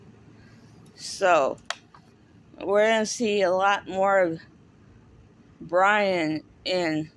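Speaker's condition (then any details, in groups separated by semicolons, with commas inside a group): Cerebral palsy; speaks differently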